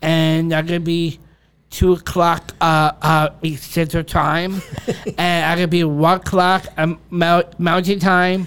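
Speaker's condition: Down syndrome; 25-year-old man

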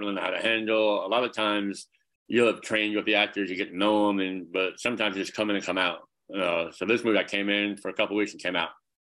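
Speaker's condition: Cleft palate; congenital, severe

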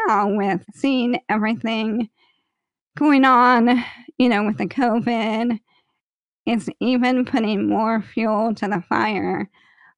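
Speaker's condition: ALS; slow progression, about 16 years since diagnosis, in a drug trial when first diagnosed; uses amplifier when tired or in loud spaces, still speaks with own voice

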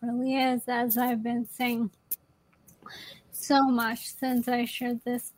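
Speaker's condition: ALS; young onset, young woman living with ALS

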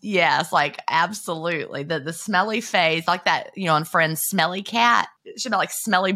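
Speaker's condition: No condition

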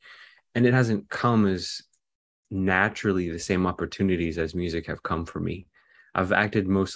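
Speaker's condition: No condition

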